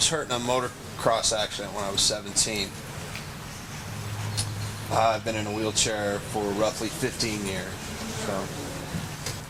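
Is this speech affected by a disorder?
No.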